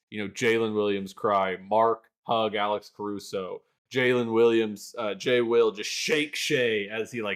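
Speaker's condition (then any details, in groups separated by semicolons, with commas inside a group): No condition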